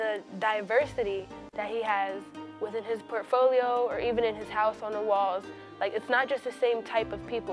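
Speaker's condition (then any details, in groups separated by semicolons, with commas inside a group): No condition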